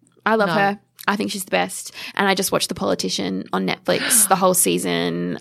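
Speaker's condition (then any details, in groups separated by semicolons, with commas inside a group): No condition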